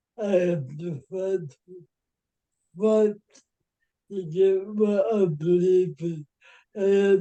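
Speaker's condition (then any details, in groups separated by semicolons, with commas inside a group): Cerebral palsy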